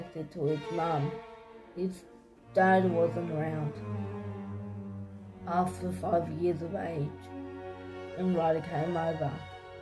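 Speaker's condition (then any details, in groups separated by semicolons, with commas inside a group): Cerebral palsy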